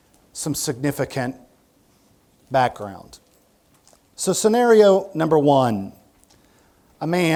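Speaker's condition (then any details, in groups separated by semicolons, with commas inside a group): No condition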